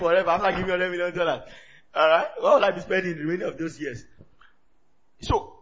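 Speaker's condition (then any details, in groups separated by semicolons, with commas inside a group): No condition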